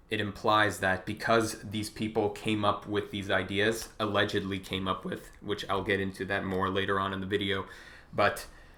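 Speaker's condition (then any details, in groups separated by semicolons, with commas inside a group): No condition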